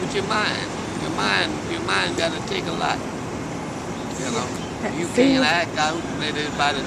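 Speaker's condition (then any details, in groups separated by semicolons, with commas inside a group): No condition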